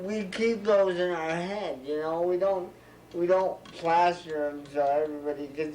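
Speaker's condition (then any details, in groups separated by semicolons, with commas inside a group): Cerebral palsy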